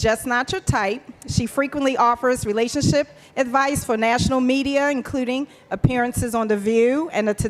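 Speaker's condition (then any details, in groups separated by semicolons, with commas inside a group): No condition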